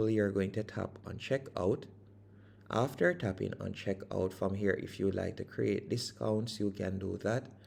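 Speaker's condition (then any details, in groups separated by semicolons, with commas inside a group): No condition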